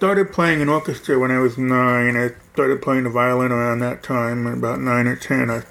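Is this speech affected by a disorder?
Yes: hearing loss; right ear cochlear implant at Johns Hopkins Baltimore, barely any prior right-ear hearing, quad cane 8 years; implant within last few years, hears much more speech, music enjoyed less, left ear not implanted.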